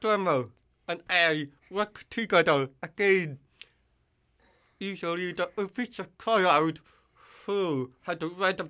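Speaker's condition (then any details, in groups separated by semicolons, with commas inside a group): Hearing loss with cochlear implant; relies on others' volume feedback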